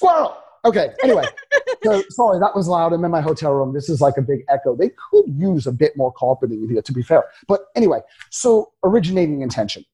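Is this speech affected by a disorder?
Yes: Tourette's syndrome; more present when younger, marked impulsivity, experimental medication when younger, over half dozen major concussions; symptoms milder than in youth, evaluated recently by neuroscientist; sudden loud exclamation ('squirrel!'), tangential jumps, per host compulsive clever wordplay replacing abusive words.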